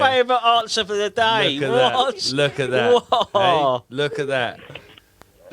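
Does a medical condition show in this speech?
No.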